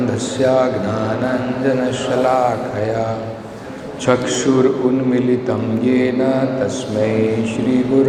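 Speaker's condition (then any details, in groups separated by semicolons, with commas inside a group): No condition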